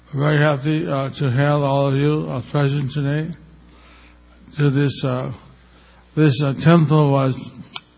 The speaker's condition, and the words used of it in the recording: Stroke. I had a stroke a little over a year ago, and so I'm under some therapy. I hope you can understand.